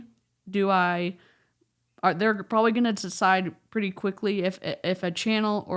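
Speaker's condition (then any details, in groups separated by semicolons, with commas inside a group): No condition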